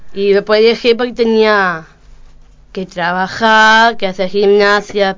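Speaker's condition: Down syndrome; adult aged 32

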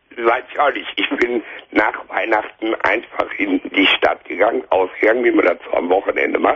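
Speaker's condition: Laryngeal cancer; five nodules surgically removed from larynx, larynx can be preserved, no metastases found; hoarse voice, sounds like having a cold

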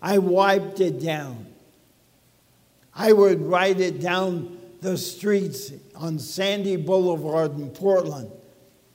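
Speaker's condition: ALS; talks funny, speech sounds abnormal

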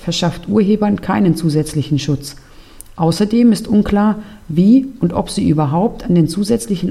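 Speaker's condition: No condition

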